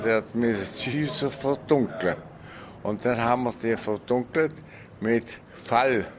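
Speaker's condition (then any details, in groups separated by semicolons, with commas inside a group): Stroke; stroke after a broken leg, aged 83; recovering, generally much better, rebuilding lost language skills, returning slowly; sometimes speaks a bit slowly, lost some learned local West African languages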